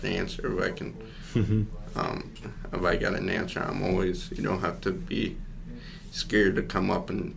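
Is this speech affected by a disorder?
Yes: cerebral palsy; since birth, makes getting around harder, about 35 surgeries.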